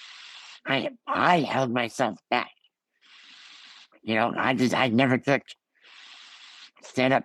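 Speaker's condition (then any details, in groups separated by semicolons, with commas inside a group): Ullrich congenital muscular dystrophy; diagnosed at 4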